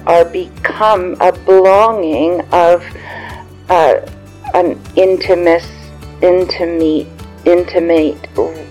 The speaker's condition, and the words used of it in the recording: Aphasia. One I record the podcast it's all jumbled even though I thoughts are all in my mind.